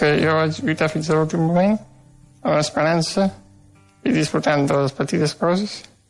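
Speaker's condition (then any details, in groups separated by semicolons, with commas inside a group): Duchenne muscular dystrophy; degenerative incurable form, progressive loss of strength, wheelchair user, age 25, lost ability to write; dictates instead of writing, colds or bronchitis cause suffocation crises treated with morphine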